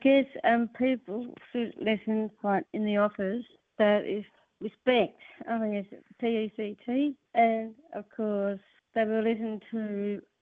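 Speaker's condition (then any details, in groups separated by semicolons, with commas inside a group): Down syndrome; support person accompanies for travel; public speaker, spoke at UN in New York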